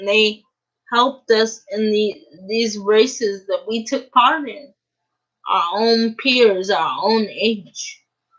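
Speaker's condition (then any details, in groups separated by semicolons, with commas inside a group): Cerebral palsy; uses a wheelchair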